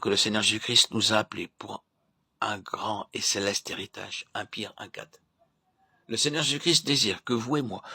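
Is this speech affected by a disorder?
No.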